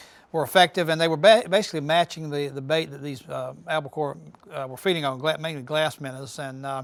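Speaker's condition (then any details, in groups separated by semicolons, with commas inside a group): No condition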